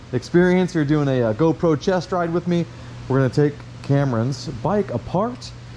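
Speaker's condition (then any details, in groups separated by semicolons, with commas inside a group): No condition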